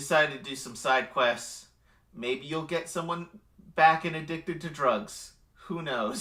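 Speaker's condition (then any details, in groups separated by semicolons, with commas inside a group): No condition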